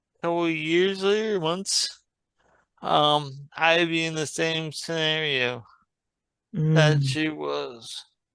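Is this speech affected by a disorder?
Yes: traumatic brain injury.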